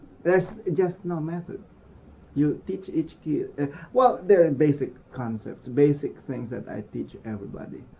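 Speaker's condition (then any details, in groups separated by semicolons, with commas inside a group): No condition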